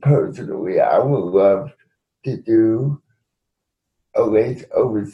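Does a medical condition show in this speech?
Yes: cerebral palsy, quadriplegic.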